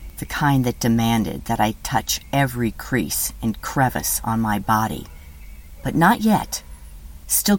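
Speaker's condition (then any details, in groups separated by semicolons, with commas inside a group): No condition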